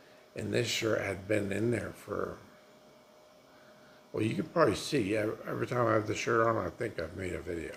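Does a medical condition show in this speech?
Yes: multiple sclerosis.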